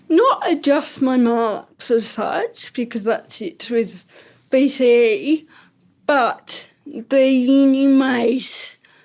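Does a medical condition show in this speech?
Yes: ataxic cerebral palsy.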